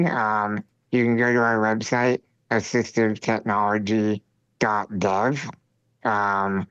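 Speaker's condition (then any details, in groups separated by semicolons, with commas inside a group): Spinal muscular atrophy; chronic joint atrophy, wheelchair user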